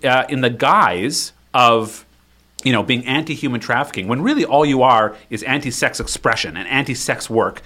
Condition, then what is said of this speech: None; typical speech.